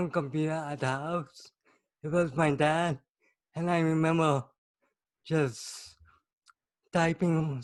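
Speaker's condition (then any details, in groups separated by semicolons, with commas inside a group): Cerebral palsy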